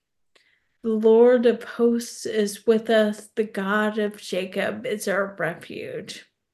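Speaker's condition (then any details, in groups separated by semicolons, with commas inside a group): ALS; repeated falls on walks from about two years ago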